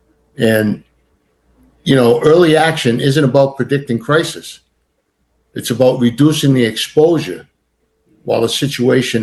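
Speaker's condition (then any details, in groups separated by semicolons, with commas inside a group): No condition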